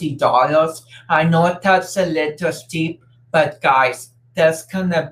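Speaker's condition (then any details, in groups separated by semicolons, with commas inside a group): Cerebral palsy; umbilical cord slightly wrapped around neck, affects cerebrum and cerebellum, hands do not cramp; affects speech and coordination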